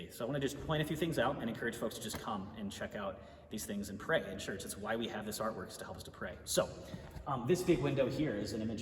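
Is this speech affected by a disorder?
No.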